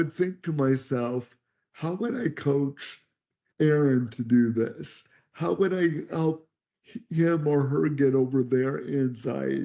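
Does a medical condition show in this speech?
Yes: cerebral palsy; could not talk until age 12.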